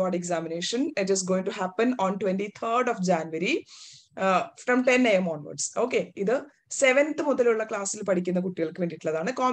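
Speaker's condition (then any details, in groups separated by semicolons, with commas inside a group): No condition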